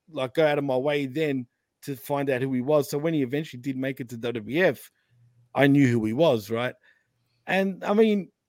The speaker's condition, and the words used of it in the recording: None; typical speech.